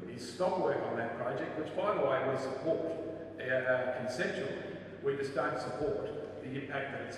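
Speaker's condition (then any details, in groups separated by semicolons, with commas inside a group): No condition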